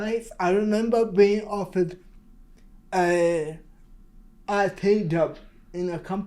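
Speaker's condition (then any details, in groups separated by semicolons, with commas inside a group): Cerebral palsy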